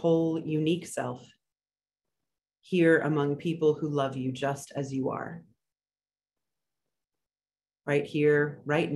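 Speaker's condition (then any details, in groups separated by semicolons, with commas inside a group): No condition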